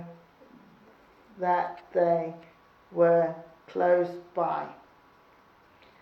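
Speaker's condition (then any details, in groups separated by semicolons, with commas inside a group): Cerebral palsy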